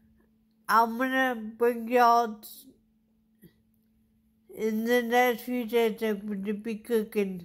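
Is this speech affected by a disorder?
Yes: traumatic brain injury.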